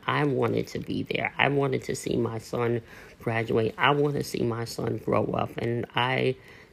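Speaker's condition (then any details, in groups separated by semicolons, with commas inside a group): Cleft lip and palate; surgically repaired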